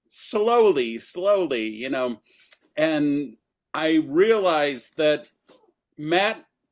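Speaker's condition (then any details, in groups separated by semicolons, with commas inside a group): Aphasia; apraxia after stroke following rewiring surgery on one of two brain aneurysms, 6-week hospitalization; after full-time rehab at CNS, speech pathology with Salisa, custom voiceover class, expression much improved; earlier could not talk, trouble reading aloud, word-finding difficulty with apraxia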